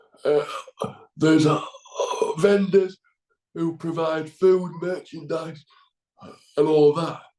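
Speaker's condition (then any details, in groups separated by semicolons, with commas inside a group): Cerebral palsy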